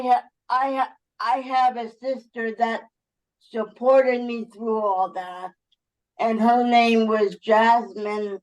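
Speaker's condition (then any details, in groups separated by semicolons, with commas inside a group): Cerebral palsy; uses wheelchair; regular medication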